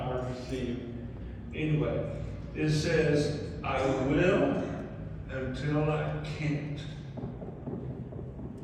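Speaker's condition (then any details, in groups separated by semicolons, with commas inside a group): ALS; mainly right side and both legs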